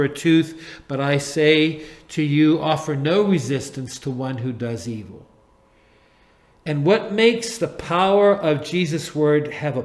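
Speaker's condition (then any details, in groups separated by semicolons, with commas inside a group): No condition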